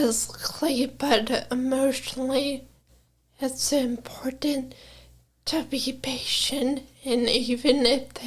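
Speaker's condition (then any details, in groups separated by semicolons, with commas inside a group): Brain injury; caused by brain aneurysm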